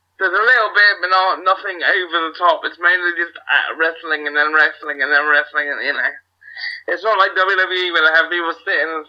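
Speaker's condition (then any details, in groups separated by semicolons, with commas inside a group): Cerebral palsy; wheelchair user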